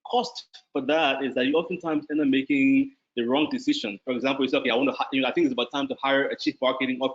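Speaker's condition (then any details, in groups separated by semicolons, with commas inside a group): No condition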